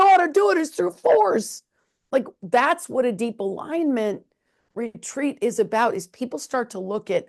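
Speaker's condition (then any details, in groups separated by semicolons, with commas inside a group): No condition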